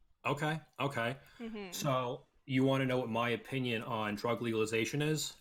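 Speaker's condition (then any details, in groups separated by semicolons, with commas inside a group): No condition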